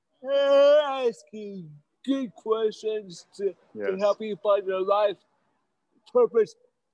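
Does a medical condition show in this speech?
Yes: stuttering; stutter since at least college years, once severe, stuttered every word of first talk at OU campus ministry; stutters less than in earlier years; milder now, still stutters; here prolonged sounds.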